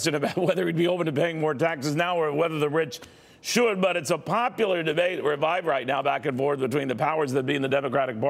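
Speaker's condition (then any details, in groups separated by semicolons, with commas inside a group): No condition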